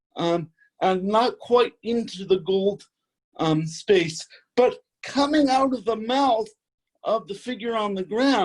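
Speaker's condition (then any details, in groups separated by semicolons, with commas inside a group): Cerebral palsy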